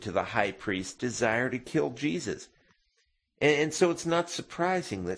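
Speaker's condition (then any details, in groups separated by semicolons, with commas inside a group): No condition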